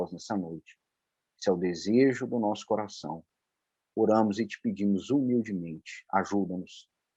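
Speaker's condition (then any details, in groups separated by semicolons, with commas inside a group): No condition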